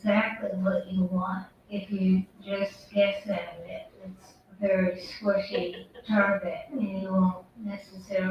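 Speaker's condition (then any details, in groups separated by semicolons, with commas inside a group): Parkinson's disease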